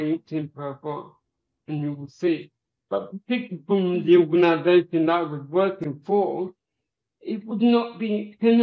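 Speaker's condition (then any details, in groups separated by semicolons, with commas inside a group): Cerebral palsy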